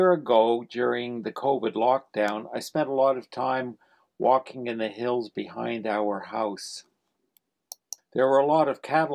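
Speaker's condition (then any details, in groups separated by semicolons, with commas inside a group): No condition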